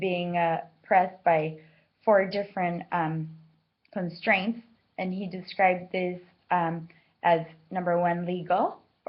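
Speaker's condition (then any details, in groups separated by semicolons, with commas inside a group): No condition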